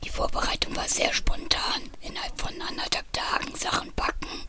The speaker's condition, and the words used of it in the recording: Throat cancer. Meine Einschränkungen sind, wie man es ja leider hört, mit den Stimmbändern durch die Bestrahlung und die Vernarbungen.